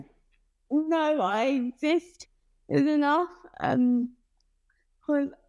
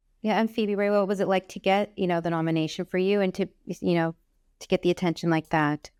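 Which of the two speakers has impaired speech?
The first: cerebral palsy.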